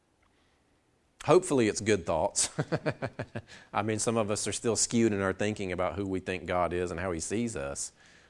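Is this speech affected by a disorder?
No.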